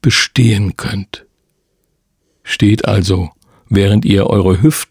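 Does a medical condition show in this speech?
No.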